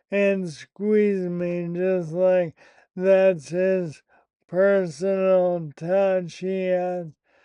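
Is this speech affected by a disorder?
Yes: primary lateral sclerosis.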